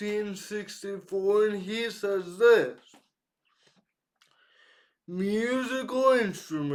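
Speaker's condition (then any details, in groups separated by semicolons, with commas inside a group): Cerebral palsy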